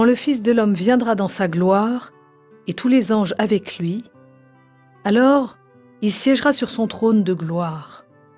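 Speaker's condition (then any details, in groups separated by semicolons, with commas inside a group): No condition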